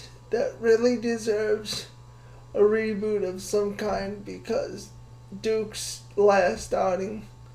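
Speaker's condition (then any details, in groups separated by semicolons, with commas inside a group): Cerebral palsy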